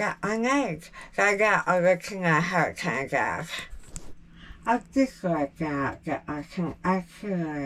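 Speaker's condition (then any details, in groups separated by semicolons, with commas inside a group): Jaw cancer surgery; tracheostomy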